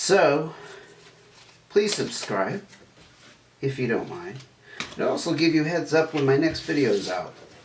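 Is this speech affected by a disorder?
No.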